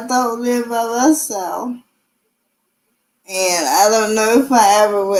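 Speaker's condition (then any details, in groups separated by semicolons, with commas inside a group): Cerebral palsy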